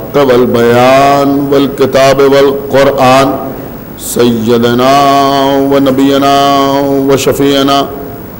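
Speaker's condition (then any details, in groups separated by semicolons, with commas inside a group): No condition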